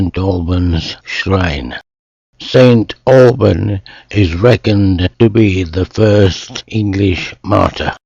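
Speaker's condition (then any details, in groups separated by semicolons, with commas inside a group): Motor neuron disease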